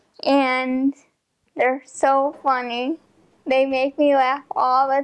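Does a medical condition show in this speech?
Yes: cerebral palsy; diagnosed in childhood.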